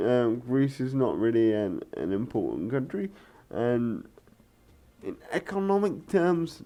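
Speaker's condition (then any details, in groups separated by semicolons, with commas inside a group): Cerebral palsy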